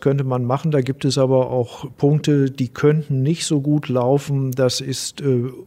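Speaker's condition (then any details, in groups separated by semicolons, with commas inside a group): No condition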